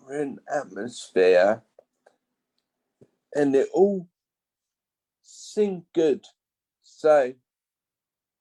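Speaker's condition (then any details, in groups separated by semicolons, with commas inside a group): Multiple sclerosis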